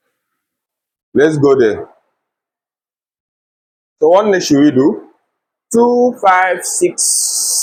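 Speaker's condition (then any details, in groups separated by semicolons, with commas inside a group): No condition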